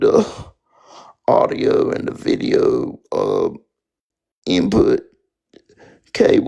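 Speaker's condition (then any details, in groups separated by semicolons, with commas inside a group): Spastic quadriplegic cerebral palsy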